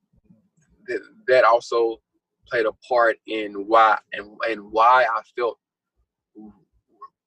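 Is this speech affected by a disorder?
Yes: stuttering; stuttering since childhood; ongoing stutter, may never stop stuttering; stutter audible in recording, formerly heavily hindered speaking; here repeated sounds.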